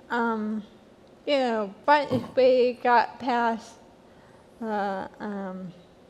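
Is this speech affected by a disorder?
Yes: hereditary spastic paraplegia; motor neuron disease variant; symptoms since 2004, uses neuroswitch technology.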